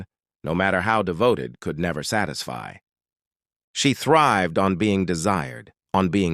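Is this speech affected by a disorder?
No.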